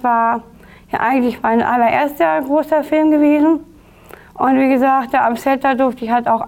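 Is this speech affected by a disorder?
Yes: Down syndrome.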